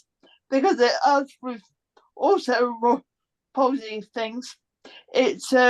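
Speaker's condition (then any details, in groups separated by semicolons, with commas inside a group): Cerebral palsy; complex form, present from birth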